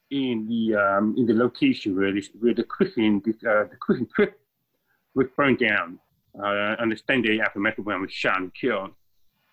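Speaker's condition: Deafness, born deaf

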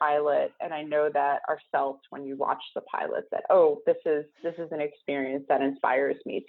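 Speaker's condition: No condition

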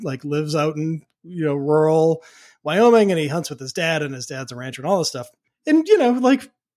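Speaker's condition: No condition

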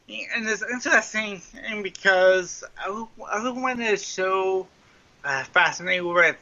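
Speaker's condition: Cerebral palsy; mild cerebral palsy, lifelong, trouble writing with hands, slow running, 21 minutes per mile; speech impediment, sounds like Wendy's drive-thru speaker box, may sound drunk

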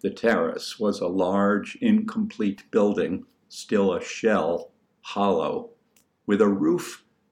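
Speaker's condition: No condition

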